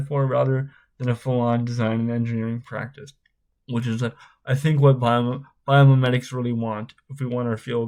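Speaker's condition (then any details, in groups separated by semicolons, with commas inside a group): Spastic cerebral palsy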